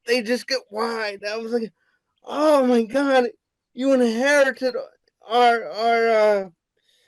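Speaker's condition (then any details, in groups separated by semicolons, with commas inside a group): Cerebral palsy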